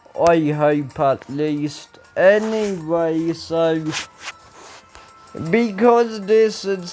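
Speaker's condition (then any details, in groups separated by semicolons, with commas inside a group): Ataxia; speech recently worse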